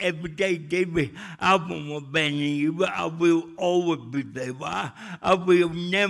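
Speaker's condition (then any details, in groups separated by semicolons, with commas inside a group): Cerebral palsy; speech still affected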